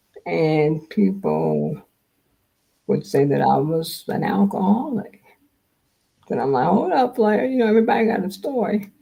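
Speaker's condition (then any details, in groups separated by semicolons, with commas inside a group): Multiple sclerosis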